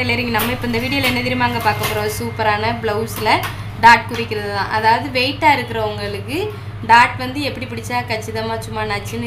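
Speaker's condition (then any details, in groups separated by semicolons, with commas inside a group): No condition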